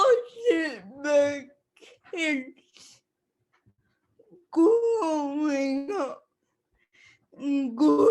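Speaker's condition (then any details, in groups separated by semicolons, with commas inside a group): Cerebral palsy; speech affected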